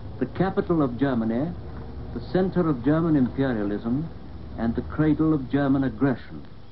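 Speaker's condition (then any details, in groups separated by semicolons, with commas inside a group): No condition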